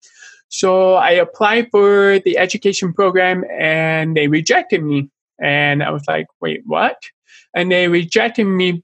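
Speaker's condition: Deafness, born deaf in both ears; speech okay

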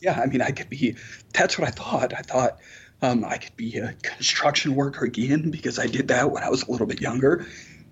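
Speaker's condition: Spasmodic dysphonia; voice changes began about 10 years ago, progressively worse over following year, many doctors missed diagnosis; vocal cords break open when speaking, breathy on certain syllables, can still communicate and be heard

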